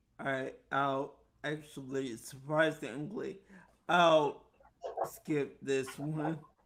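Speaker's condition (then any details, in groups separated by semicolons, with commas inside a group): Multiple sclerosis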